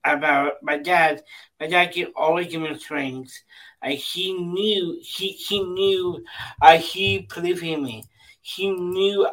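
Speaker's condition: Down syndrome; could not talk as child, used sign language, computer and assistive voice device, now public speaker, talks a lot

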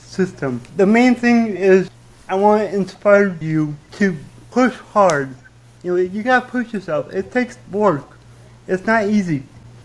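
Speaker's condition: Cerebral palsy with stutter; fairly significant stutter until recently, learned technique from YouTube video, fillers before known hard words, barely noticeable

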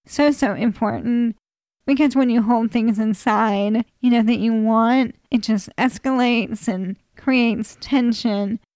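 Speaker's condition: ALS; ALS for 18 years, outliving 2 to 5 year prognosis, feeding tube placed about 5 years ago; still able to swallow and eat without choking, feeding tube not yet used

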